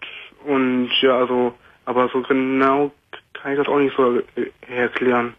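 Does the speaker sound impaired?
Yes: stuttering; lifelong, not curable, neurological cause per therapists, severe last year; inpatient stuttering therapy completed last week, 10 weeks over one year, learned fluency shaping, home textbook; stutters only when others present, not alone, uses stuttering control, now fairly fluent; here blocks.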